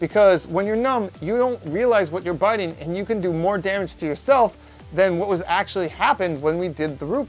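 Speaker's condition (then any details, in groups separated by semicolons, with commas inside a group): No condition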